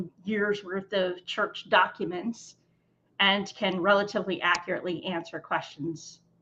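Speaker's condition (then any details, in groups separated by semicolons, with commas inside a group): No condition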